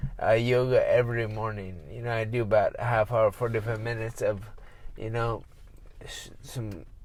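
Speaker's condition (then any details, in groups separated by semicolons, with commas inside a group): Traumatic brain injury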